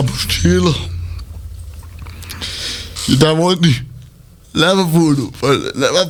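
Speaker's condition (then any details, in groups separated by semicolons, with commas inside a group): Cerebral palsy; speech not normal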